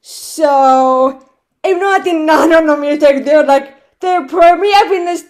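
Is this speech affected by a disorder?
Yes: cerebral palsy; right-sided, premature, diagnosed 6 months, limp, foot braces, small right hand, foot surgeries at 7, 11; Botox right thigh, leg, foot last week, right hand surgery 6 months ago, lifelong physical therapy; speech disability, predicted never to talk, first word around one year, speech therapy since age one.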